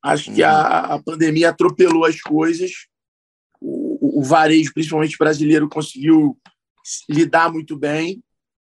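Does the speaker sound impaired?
No.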